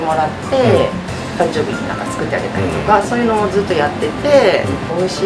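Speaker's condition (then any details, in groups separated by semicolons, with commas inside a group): No condition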